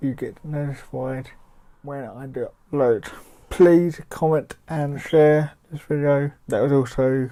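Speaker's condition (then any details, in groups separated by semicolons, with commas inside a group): Cerebral palsy, mild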